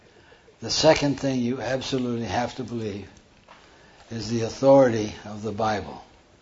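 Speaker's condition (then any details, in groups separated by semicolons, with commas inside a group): Parkinson's; hand tremor during talk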